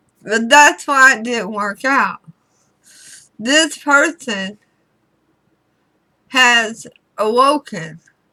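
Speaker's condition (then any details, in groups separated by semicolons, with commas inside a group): Throat cancer radiation damage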